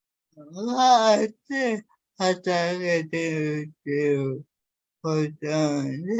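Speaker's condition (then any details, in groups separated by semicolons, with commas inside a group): Cerebral palsy; severe, uses a wheelchair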